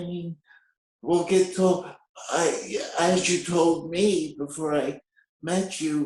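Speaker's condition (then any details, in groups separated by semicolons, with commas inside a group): Cerebral palsy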